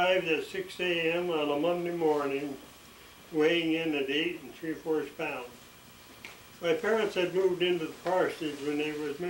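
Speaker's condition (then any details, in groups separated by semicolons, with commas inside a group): ALS; expects swallowing and breathing trouble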